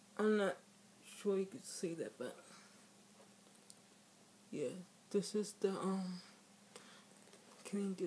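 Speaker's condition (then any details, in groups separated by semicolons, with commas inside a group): Speech impairment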